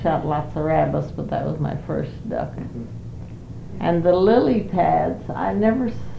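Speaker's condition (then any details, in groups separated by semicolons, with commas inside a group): Parkinson's; Parkinson's for 5 years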